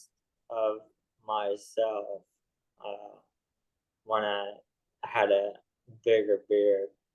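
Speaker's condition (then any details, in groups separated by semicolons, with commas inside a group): ALS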